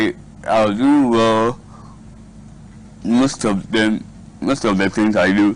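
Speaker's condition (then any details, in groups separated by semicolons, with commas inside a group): Cerebral palsy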